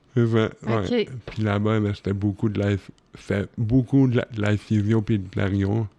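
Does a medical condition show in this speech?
Yes: cerebral palsy.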